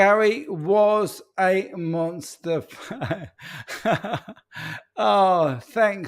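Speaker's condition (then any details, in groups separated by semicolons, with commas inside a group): ALS; speech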